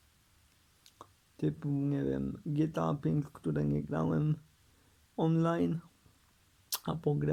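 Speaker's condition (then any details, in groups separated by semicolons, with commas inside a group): Cerebral palsy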